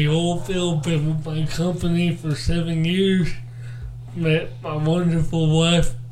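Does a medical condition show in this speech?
Yes: cerebral palsy; born not breathing.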